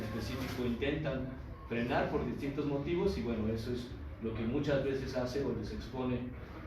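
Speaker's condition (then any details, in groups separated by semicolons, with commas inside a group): No condition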